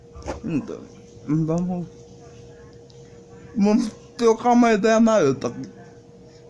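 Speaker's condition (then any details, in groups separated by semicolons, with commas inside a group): Cerebral palsy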